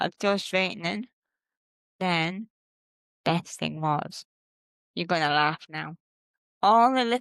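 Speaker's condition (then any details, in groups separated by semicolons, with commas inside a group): Cerebral palsy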